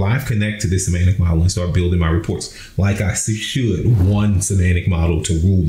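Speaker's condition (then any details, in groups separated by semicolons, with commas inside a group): No condition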